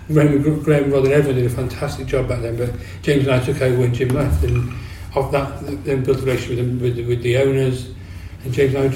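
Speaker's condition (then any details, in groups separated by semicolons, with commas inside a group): Parkinson's disease; medication helps standing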